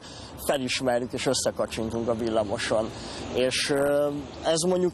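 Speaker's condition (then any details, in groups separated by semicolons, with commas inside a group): Cleft lip and palate; mouth and voice noticed as odd by other children in childhood, liquids leaked through nose in infancy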